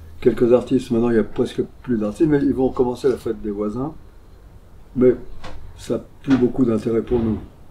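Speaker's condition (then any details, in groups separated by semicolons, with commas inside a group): No condition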